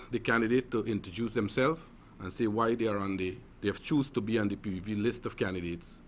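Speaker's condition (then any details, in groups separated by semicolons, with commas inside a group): No condition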